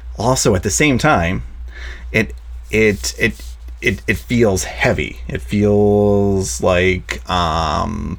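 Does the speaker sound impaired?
Yes: stuttering; wants more comfort with own stutter, plans daily mindfulness, positive affirmations, speaking with new people; frequent um fillers, word and phrase repetitions; here repeated words, prolonged sounds.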